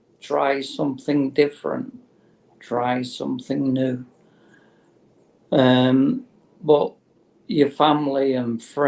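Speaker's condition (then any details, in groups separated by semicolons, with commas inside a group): Motor neurone disease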